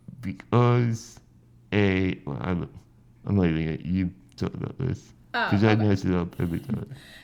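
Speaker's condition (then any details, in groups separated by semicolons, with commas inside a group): Spinal muscular atrophy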